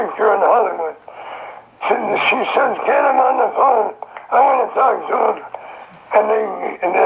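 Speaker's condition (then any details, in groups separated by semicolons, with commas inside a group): Throat cancer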